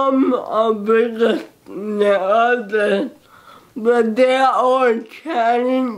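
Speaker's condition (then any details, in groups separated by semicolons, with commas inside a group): Cerebral palsy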